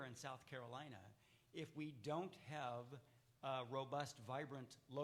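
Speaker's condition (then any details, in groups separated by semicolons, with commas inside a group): No condition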